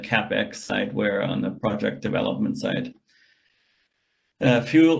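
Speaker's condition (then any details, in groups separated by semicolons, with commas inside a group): No condition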